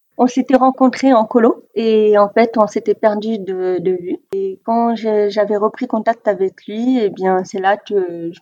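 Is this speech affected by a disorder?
Yes: deafness, severe; deaf since childhood, hearing aids since four.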